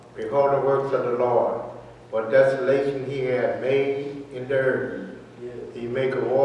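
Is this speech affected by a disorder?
No.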